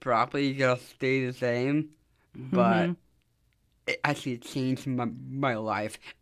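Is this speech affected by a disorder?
Yes: Down syndrome; able to do public speaking, able to express self.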